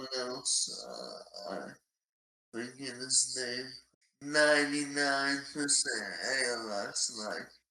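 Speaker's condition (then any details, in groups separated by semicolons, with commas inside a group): ALS; very aggressive fast-progressing form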